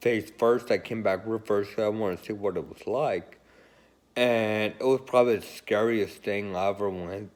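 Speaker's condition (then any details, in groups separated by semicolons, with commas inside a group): Friedreich's ataxia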